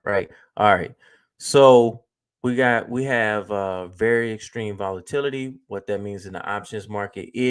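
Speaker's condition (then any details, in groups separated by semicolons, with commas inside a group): No condition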